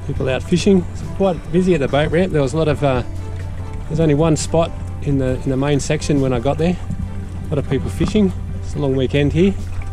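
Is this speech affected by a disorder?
No.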